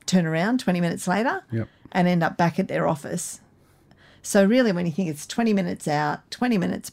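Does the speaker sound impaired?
No.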